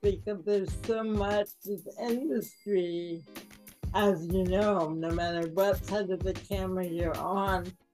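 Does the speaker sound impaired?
Yes: cerebral palsy, mild; mild speech impediment, sometimes hard to understand, mistaken for intoxicated, conscientious about clear diction.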